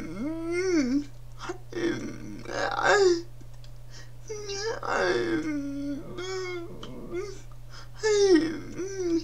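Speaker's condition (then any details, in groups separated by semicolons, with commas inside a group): Cerebral palsy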